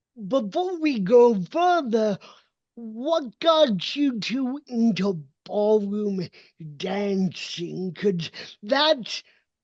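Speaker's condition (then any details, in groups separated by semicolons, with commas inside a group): Cerebral palsy; uses walker and wheelchair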